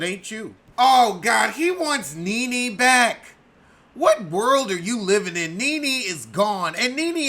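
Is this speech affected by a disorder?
No.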